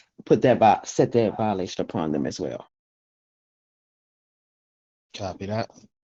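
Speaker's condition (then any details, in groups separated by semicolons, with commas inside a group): No condition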